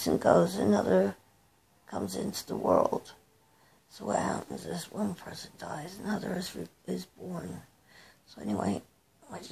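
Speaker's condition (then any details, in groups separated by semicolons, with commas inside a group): Cerebral palsy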